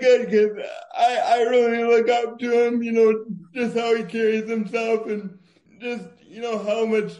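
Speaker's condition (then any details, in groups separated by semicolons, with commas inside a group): Cerebral palsy; worse lower in body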